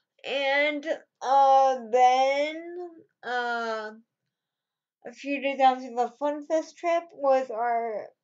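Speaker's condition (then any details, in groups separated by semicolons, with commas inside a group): Cerebral palsy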